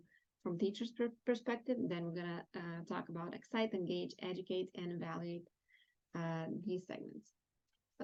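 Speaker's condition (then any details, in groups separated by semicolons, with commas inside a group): No condition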